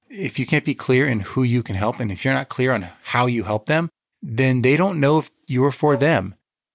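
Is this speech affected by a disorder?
No.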